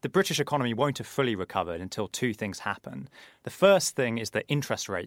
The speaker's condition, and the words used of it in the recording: None; typical speech.